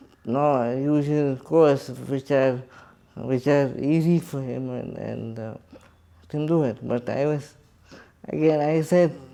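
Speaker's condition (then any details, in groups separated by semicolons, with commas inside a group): Cerebral palsy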